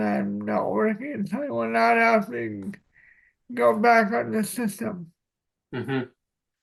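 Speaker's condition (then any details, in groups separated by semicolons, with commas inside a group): Cerebral palsy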